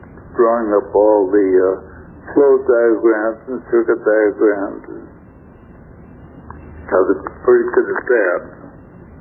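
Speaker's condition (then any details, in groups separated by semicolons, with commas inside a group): Stroke affecting throat muscles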